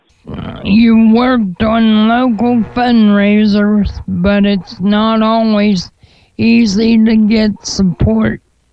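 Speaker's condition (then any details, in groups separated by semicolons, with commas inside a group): Cerebral palsy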